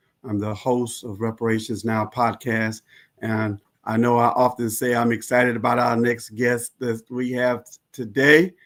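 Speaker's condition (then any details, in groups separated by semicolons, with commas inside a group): No condition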